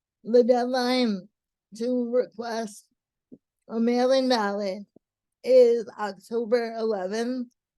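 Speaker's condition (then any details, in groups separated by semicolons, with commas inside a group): Cerebral palsy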